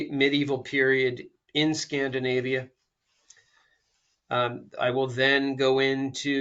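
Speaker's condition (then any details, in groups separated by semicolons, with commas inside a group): No condition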